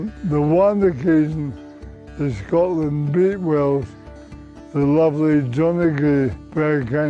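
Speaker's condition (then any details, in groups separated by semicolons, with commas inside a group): Motor neuron disease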